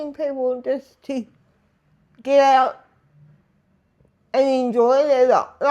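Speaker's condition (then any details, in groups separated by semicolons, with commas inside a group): Disability affecting speech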